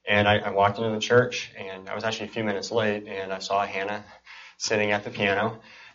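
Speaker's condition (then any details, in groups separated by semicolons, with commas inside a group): Cleft palate and cleft lip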